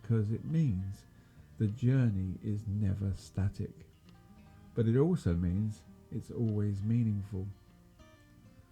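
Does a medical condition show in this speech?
No.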